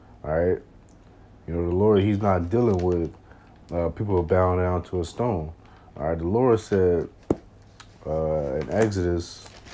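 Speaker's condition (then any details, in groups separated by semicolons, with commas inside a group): No condition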